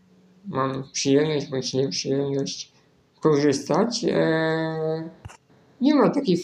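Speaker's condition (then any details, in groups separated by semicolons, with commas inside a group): Spinal muscular atrophy; right-click via two keys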